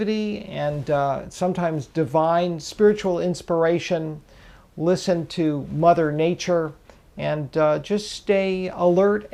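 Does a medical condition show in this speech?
No.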